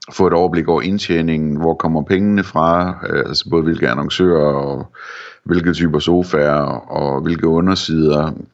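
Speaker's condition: No condition

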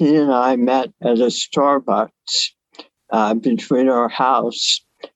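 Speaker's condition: Oral cancer salvage surgery, partial tongue, mandible and soft palate resection; 12-hour salvage surgery, MD Anderson, removed left lower jawbone, esophageal nerves, soft palate hole; severe dysphagia since salvage surgery, supraglottal swallow, Tongometer tongue training for safer swallow and articulation

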